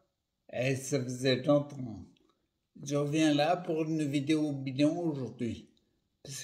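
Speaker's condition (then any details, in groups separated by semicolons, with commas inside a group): Primary progressive multiple sclerosis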